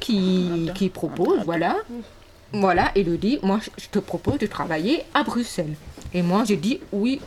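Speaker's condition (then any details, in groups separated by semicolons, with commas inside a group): Deafness with cochlear implant; profound deafness, hearing aid, then progressive total hearing loss, cochlear implant operated at age 14; hears again and captures sounds with cochlear implant; oral speech forced by parents who refused sign language, effort to articulate clearly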